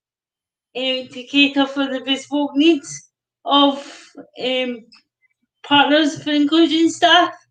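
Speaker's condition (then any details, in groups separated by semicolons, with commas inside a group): Cerebral palsy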